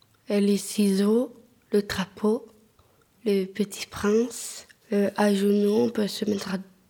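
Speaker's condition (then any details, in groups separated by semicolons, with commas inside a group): Down syndrome; trisomy 21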